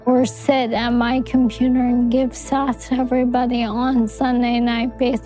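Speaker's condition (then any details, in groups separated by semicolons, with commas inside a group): ALS; progressive degenerative muscle disease, leg symptom onset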